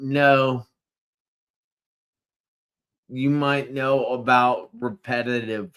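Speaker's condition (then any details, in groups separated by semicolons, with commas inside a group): Traumatic brain injury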